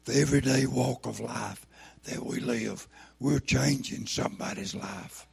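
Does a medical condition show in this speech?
Yes: throat cancer, lost vocal cord; tumor grew from just over one to two inches in about two months.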